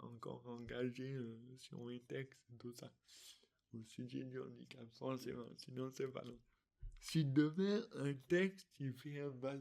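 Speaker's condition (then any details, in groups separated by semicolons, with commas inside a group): Dystonia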